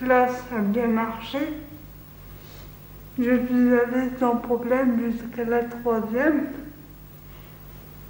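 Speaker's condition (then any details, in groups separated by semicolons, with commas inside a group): Cerebral palsy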